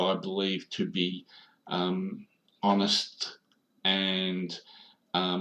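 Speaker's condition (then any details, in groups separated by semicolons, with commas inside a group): No condition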